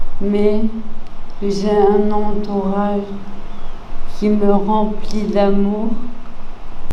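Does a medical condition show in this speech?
Yes: ALS (maladie de Charcot); progressive, lower then upper limbs; about two years since diagnosis, in therapeutic trial; weak voice, speaking effortful.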